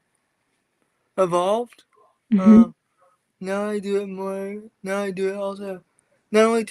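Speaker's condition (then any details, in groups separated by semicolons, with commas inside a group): Cerebral palsy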